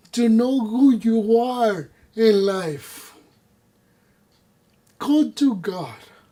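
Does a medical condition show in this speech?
Yes: cerebral palsy; voice.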